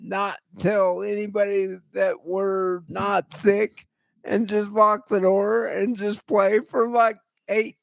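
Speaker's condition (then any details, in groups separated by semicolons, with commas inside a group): Cerebral palsy; eyes wander, trouble focusing eyes, difficulty focusing in vr, wears eyewear partly because of wandering eyes; voice always shot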